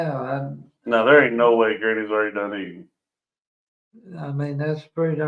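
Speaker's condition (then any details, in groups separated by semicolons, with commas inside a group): ALS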